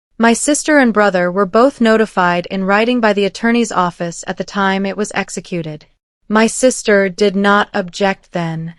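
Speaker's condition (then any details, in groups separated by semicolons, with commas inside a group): No condition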